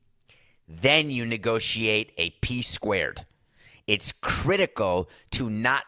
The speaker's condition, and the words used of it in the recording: No condition.